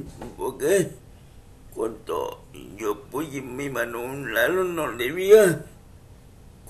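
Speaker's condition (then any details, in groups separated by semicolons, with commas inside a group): Cerebral palsy; speech affected by condition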